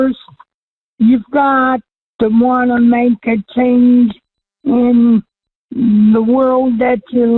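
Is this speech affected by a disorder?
Yes: cerebral palsy.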